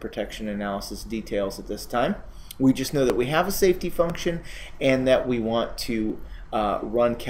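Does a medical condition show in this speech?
No.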